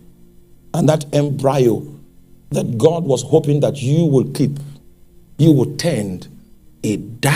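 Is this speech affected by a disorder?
No.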